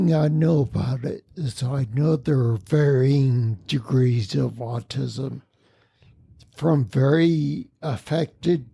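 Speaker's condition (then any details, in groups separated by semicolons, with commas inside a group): Spinocerebellar ataxia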